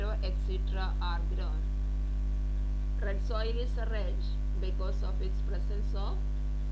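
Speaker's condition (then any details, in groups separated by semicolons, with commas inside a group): No condition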